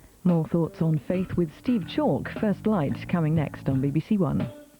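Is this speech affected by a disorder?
No.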